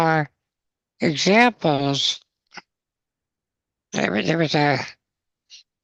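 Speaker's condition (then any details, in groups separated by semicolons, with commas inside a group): Spinal muscular atrophy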